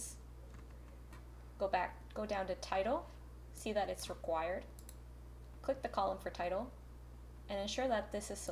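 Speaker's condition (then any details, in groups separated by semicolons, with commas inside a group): No condition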